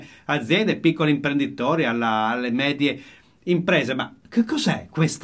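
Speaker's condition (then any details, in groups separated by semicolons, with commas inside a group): No condition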